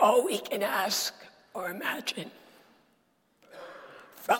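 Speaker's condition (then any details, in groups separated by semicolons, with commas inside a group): Dysphonia; sultry voice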